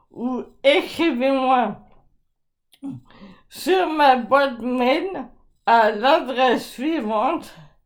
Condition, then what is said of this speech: ALS (motor neuron disease). Et comme vous pouvez l'entendre, ma voix est vraiment, vraiment touchée.